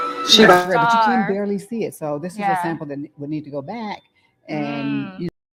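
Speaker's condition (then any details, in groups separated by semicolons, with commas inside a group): No condition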